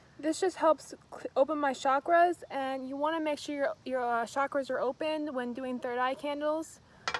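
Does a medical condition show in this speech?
No.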